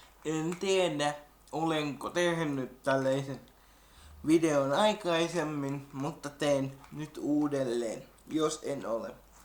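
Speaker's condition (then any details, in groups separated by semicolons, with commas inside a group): Cerebral palsy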